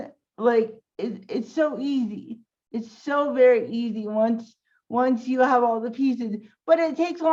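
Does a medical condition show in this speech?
Yes: cerebral palsy.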